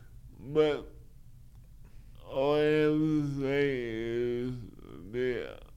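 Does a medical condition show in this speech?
Yes: cerebral palsy; limited use of arms.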